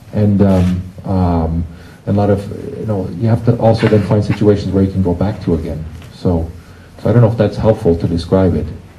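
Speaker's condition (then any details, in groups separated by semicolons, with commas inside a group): No condition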